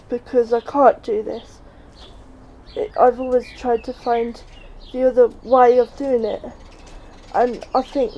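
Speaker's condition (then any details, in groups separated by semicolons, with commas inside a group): Cerebral palsy; affects legs, mild scoliosis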